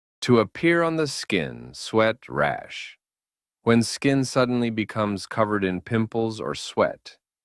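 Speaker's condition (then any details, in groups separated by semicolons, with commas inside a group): No condition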